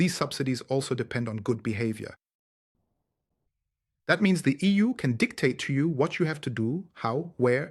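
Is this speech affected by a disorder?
No.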